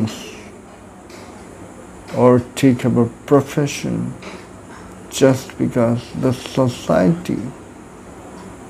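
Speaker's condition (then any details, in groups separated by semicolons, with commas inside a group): Cerebral palsy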